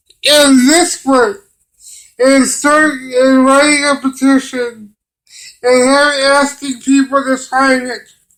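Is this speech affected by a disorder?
Yes: cerebral palsy; limited use of the hands.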